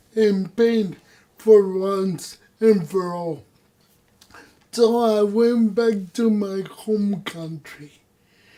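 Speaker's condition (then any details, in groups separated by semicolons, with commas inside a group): Cerebral palsy; voice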